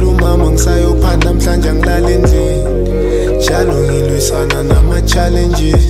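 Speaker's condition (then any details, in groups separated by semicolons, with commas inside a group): No condition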